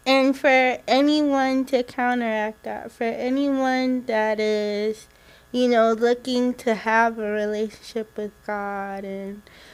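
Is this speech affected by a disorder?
Yes: cerebral palsy.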